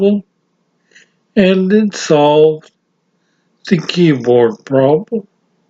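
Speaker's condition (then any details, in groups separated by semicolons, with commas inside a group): Severe brain injury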